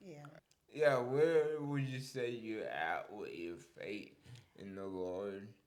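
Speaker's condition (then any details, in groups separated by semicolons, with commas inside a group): Cerebral palsy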